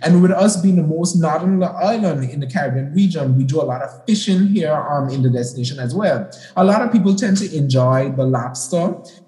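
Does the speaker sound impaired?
No.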